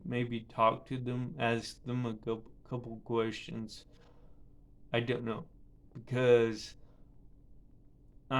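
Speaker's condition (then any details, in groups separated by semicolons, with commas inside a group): Cerebral palsy; affects speech and balance; no longer uses walker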